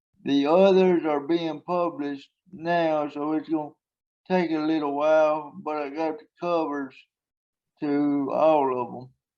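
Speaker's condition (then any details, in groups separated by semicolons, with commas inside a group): Traumatic brain injury; car accident at age 7, head surgery, left side affected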